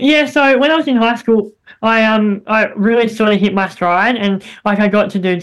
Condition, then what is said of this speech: Cleft palate. But I'm so incredible to see how far I've come with my speech.